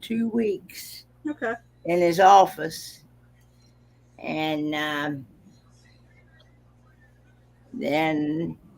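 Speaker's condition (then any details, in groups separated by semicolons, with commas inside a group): Cerebral palsy; voice recovering, sore throat after intubation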